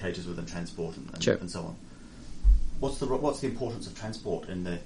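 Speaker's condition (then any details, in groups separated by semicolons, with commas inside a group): No condition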